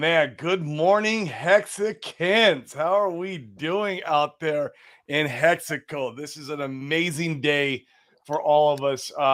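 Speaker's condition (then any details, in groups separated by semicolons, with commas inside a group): No condition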